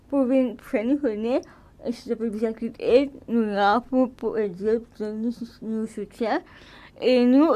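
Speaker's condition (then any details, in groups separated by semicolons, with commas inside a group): Cerebral palsy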